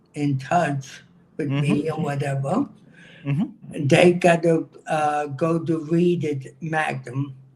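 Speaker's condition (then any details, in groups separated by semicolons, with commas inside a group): Cerebral palsy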